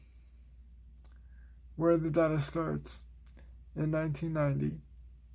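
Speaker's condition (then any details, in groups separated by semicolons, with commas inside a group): Cerebral palsy, spastic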